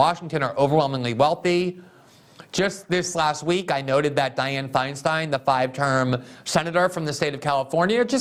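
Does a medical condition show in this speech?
No.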